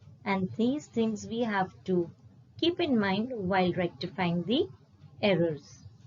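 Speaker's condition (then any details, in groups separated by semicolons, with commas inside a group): No condition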